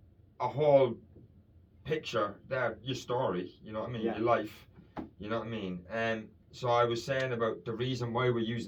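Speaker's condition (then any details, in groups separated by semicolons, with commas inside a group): No condition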